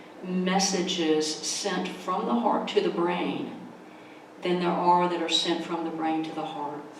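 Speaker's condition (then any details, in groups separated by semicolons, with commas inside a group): No condition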